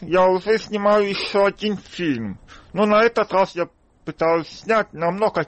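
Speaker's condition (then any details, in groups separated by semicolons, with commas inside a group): Deafness; congenital deafness, kindergarten with hearing children, then school for the deaf, no hearing aid in childhood; speaks little, lip-reads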